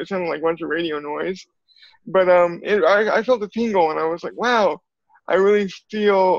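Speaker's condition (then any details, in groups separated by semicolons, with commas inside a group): Cerebral palsy; from birth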